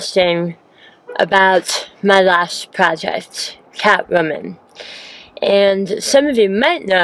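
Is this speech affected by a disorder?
Yes: hemi-glossectomy for oral cancer, hemiglossectomy; tongue tethered to cheek.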